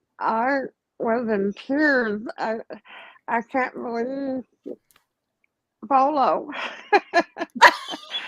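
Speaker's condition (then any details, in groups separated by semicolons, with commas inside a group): Tongue cancer; radiation treated, later hemorrhagic stroke from radiation; 11 years since diagnosis, new tongue spot biopsied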